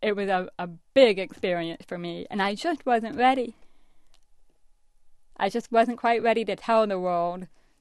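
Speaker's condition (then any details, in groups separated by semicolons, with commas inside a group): Deafness; hearing impaired since childhood, wore Phonic Ear hearing aid with teacher's microphone, lip reader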